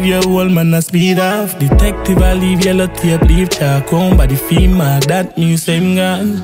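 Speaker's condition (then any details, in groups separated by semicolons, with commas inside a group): No condition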